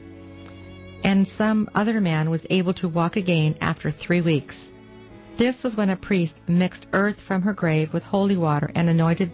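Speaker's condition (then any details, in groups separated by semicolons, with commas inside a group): No condition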